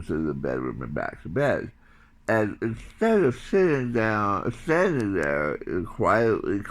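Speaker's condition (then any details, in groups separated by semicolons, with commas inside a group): Tongue cancer surgery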